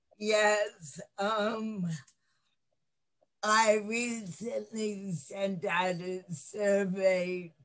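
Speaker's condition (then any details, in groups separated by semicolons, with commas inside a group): Cerebral palsy; lifelong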